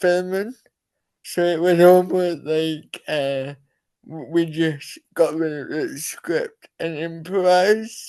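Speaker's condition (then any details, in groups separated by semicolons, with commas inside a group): Cerebral palsy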